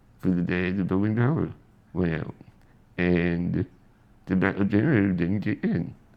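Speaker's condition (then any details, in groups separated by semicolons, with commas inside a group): Spinal muscular atrophy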